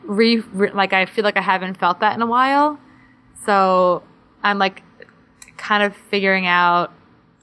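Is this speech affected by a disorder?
Yes: stuttering; therapy over past 3 years: fluency shaping, stuttering modification, voluntary stuttering, subway talks with strangers; stuttering more since starting 12-hour nursing shifts, heightened awareness, more physical tension; stuttering more without added anxiety or avoidance; here repeated sounds.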